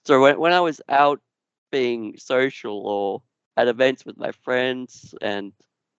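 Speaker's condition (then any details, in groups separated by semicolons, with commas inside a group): Duchenne muscular dystrophy; genetic, progressive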